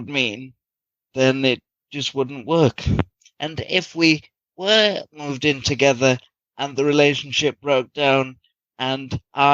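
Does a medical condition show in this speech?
Yes: cerebral palsy; from birth, very premature birth.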